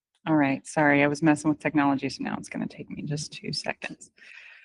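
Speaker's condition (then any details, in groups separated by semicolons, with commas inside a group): No condition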